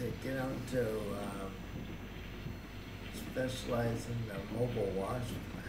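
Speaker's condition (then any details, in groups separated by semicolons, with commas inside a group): Cerebral palsy; breathing fine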